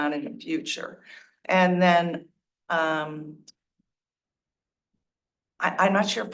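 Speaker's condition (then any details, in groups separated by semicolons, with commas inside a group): No condition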